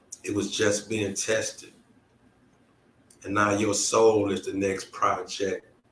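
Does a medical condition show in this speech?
No.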